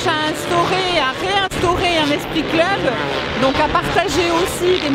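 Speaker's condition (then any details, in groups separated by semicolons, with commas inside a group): No condition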